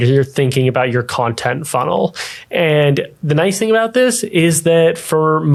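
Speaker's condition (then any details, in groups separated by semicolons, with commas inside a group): No condition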